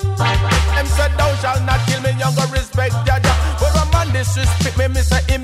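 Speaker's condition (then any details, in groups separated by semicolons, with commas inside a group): No condition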